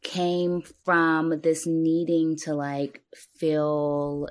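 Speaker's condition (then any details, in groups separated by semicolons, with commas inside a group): Stuttering; stuttering since childhood, very severe when younger; still stutters during recording; stutter audible, as warned at the start; used social media to avoid always talking; prolonged sounds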